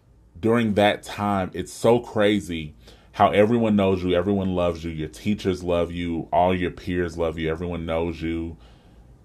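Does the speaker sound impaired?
No.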